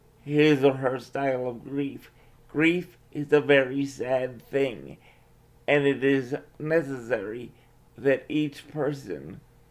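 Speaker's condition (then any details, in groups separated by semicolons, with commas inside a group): Cerebral palsy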